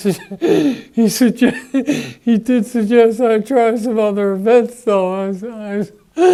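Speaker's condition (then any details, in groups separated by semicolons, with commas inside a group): Parkinson's disease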